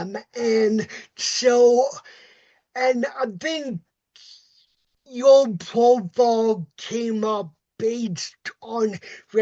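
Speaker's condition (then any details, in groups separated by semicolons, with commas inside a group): Cerebral palsy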